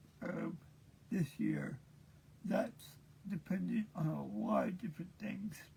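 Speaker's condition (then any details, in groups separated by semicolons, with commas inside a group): Cerebral palsy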